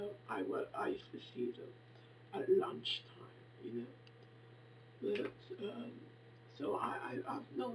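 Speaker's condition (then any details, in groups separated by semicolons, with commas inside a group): Facial palsy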